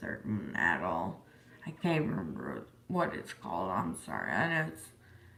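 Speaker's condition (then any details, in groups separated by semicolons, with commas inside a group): Disability causing slurred speech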